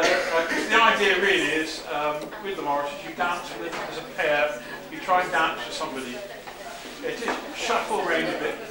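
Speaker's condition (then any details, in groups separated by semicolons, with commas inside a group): No condition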